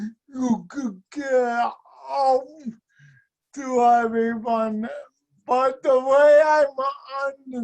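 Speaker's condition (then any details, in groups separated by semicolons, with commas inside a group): Speech and mobility impairment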